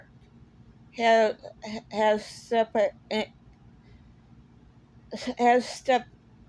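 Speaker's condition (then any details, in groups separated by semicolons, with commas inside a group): Cerebral palsy; speaks differently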